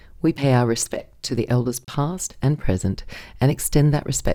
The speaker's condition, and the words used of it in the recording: None; typical speech.